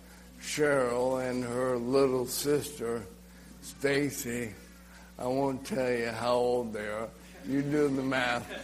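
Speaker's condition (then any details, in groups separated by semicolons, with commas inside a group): ALS; spitting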